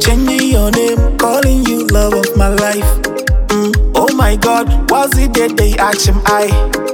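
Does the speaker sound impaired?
No.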